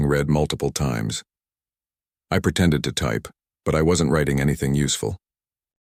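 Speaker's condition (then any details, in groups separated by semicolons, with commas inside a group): No condition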